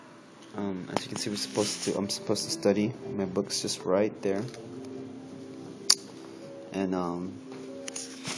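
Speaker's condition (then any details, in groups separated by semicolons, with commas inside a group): No condition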